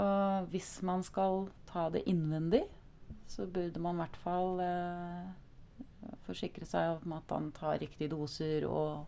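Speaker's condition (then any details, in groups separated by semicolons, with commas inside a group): No condition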